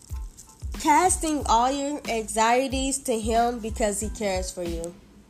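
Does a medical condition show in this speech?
No.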